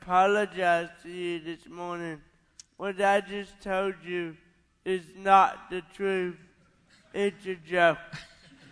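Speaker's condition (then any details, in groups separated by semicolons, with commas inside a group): Cerebral palsy; caused by parents' lifestyle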